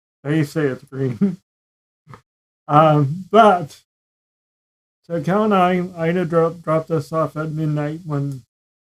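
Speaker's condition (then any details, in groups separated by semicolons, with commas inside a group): Cerebral palsy; diagnosed at 13 months; predicted never to talk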